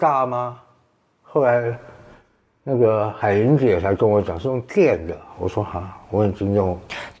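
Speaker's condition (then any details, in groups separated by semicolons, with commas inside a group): Tongue cancer surgery, partial glossectomy with tongue flap; eating and speaking affected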